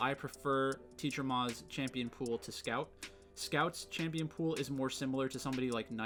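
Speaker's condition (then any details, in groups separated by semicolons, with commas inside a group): No condition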